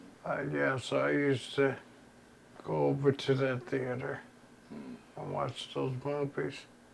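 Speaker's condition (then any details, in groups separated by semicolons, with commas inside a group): ALS; progressive terminal illness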